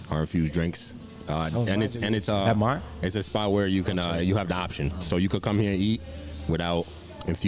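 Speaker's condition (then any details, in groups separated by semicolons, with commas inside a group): No condition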